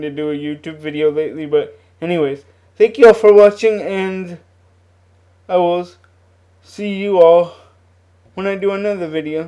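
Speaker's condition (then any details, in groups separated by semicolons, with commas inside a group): Cerebral palsy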